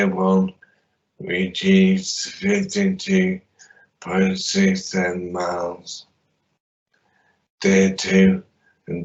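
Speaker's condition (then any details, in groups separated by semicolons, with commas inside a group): Traumatic brain injury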